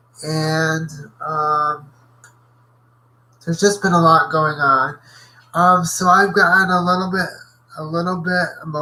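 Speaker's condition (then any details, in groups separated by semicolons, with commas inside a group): Cerebral palsy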